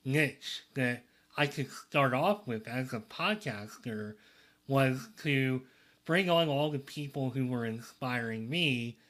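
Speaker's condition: Cleft lip and palate

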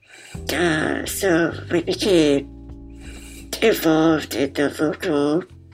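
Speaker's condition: Muscular dystrophy; uses wheelchair

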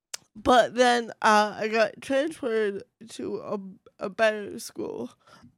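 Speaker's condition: Cerebral palsy, mild; voice affected

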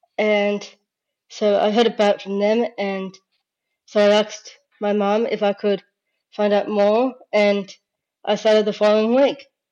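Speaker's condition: Down syndrome

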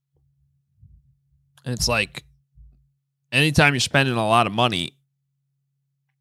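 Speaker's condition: No condition

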